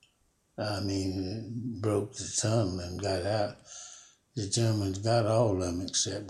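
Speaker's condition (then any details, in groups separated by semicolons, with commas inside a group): Parkinson's disease; Parkinson's for about 5 years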